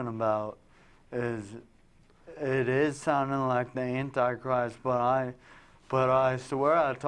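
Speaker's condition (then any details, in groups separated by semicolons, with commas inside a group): Traumatic brain injury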